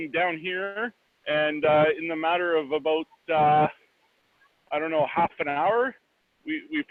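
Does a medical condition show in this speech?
No.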